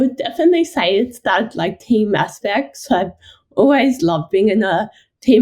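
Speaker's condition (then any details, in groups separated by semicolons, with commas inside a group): Ataxic cerebral palsy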